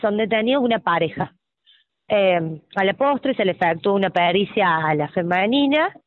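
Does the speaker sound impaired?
No.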